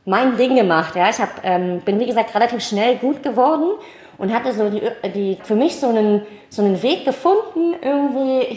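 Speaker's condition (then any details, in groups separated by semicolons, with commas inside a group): Cleft palate, mild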